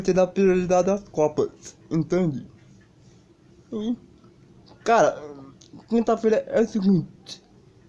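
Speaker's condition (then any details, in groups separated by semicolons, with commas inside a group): Cerebral palsy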